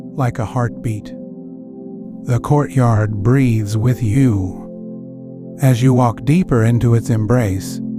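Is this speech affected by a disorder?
No.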